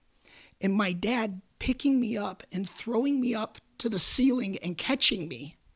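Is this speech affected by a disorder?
Yes: vocal cord cancer, repeated surgery; Hodgkin's lymphoma diagnosed at age 36, 19 vocal cord surgeries, chemotherapy causing mouth pain.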